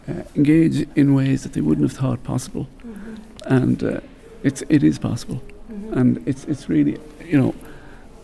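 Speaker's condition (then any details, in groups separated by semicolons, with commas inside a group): Young onset Parkinson's disease; diagnosed at 44, hand stopping, no arm swing before, later heavy shaking; about 15 years since diagnosis, deteriorating faster than hoped, earlier medication not very effective, regular exercise; voice was fading, noticed by wife, intensive LSVT Loud therapy, ongoing exercises keep voice strong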